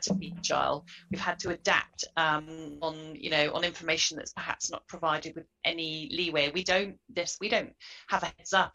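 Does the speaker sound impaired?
No.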